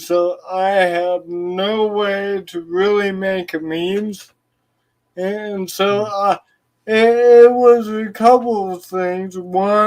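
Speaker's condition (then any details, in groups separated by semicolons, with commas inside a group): Cerebral palsy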